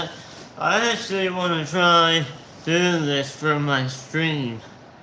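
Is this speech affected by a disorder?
Yes: tongue cancer surgery.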